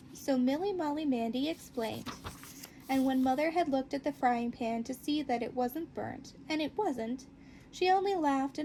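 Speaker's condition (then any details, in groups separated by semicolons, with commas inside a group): No condition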